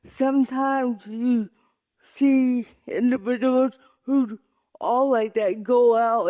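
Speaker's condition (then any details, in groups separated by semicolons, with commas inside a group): Cerebral palsy; with developmental disabilities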